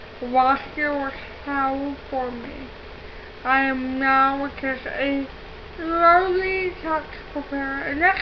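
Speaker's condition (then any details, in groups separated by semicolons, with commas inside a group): Cerebral palsy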